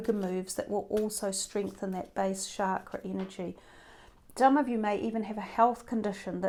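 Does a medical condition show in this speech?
No.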